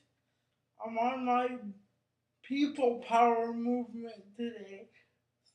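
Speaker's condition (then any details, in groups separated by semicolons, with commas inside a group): Cerebral palsy; brain injury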